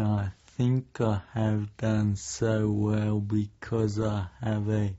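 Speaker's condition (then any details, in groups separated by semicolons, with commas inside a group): Traumatic brain injury, severe; over a decade since injury, ongoing physiotherapy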